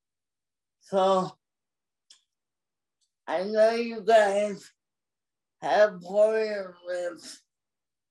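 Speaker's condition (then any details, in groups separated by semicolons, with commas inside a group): Cerebral palsy; cerebral palsy from birth, uses motorized wheelchair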